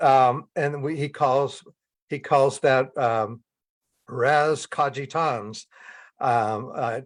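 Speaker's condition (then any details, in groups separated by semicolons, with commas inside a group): No condition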